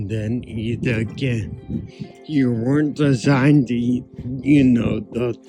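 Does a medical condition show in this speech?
Yes: ataxia.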